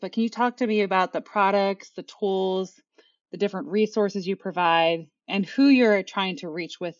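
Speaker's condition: No condition

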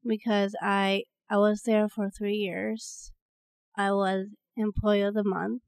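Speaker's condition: Down syndrome; present since birth

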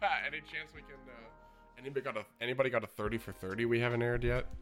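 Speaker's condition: No condition

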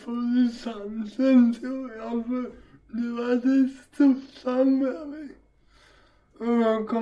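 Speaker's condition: Cerebral palsy; walking difficulty

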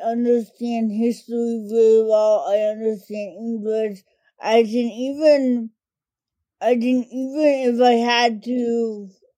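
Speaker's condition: Cerebral palsy; speech primarily affected

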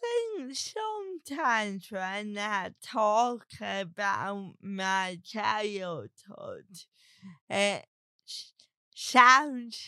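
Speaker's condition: Cerebral palsy; talks differently

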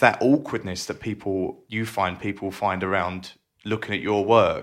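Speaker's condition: No condition

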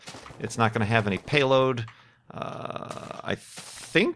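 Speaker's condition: No condition

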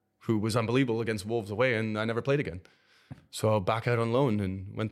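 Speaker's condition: No condition

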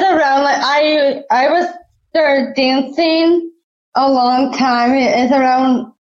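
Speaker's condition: Down syndrome; predicted at birth never to walk or talk

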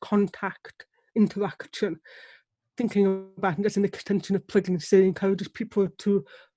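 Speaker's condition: Deafness; relies on lip reading

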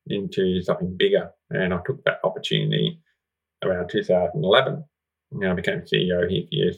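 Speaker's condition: Profound deafness, congenital, severe profound hearing loss; profound deafness since birth, hearing aids, cochlear implant in worse ear, right ear better; about 95% speech perception six months after implant, up from about 5%, still lip reads, Auslan second language; relearned speech sounds after implant with NDIS-funded speech therapist specialised in hearing loss

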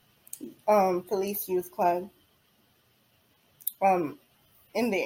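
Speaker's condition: Cerebral palsy; needs help with most daily living activities

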